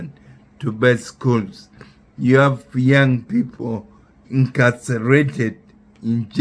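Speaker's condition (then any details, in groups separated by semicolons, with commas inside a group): Neurological disease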